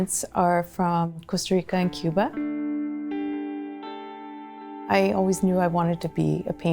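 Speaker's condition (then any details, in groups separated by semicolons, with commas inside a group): No condition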